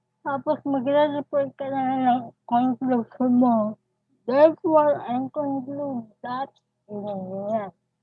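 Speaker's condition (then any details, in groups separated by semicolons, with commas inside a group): Cerebral palsy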